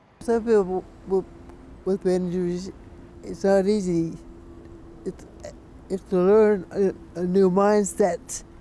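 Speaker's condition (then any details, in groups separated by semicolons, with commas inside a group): Brain injury; significant, caused by heart attack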